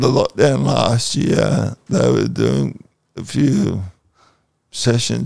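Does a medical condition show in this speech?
Yes: cerebral palsy.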